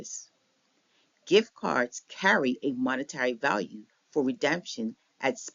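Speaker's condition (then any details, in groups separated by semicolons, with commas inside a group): No condition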